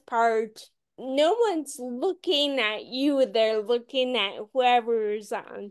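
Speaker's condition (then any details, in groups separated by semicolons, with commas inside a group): Friedreich's ataxia; voice worsened, cadence and slurring getting worse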